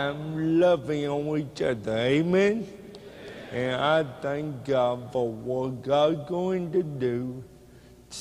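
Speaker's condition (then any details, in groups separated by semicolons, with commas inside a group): Cerebral palsy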